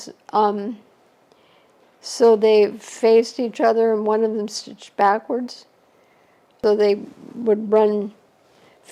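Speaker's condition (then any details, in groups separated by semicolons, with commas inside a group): ALS; shortly after diagnosis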